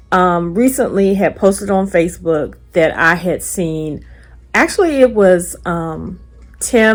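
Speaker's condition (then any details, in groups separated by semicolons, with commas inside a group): No condition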